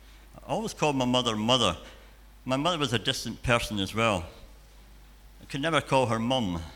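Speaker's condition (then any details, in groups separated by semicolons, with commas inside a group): Cleft palate and cleft lip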